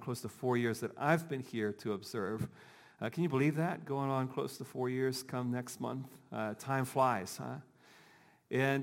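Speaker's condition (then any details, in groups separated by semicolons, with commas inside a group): No condition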